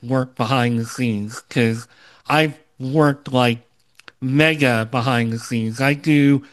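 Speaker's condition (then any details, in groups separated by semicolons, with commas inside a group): Cleft lip and palate, Opitz G/BBB syndrome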